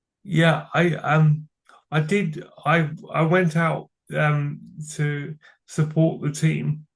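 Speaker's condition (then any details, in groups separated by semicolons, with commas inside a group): Cerebral palsy; from birth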